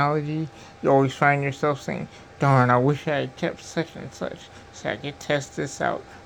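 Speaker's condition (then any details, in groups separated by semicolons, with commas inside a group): Cerebral palsy; diplegia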